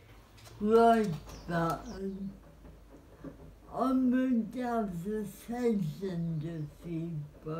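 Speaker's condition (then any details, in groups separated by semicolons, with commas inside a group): Cerebral palsy; spastic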